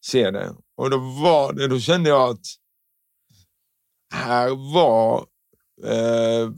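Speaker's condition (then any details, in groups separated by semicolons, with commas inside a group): Cerebral palsy; constant tension in all muscles, shorter muscles, stiffness, left leg turns inward; milder than some with cerebral palsy, ongoing speech impediment; tongue completely stiff in childhood, speech therapist to train speech, speech impediment now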